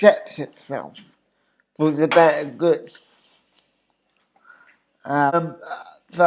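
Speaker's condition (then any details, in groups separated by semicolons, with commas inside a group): Cerebral palsy; obvious speech impediment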